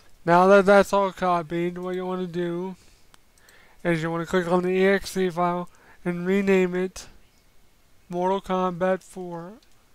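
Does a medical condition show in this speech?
Yes: cerebral palsy.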